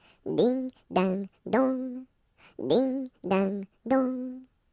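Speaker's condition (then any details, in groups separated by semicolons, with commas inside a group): No condition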